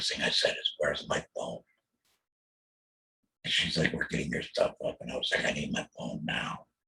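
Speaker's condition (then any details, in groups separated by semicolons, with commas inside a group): Total laryngectomy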